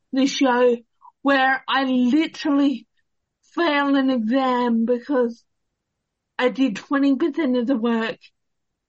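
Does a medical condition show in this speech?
Yes: cerebral palsy; low energy.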